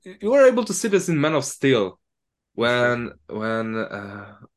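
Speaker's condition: No condition

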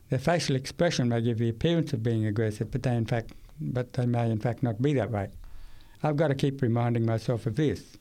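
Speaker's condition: Profound deafness; profound deafness acquired at age 8 after language acquisition, not born deaf

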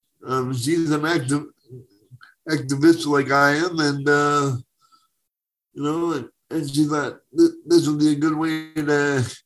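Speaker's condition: Cerebral palsy, spastic

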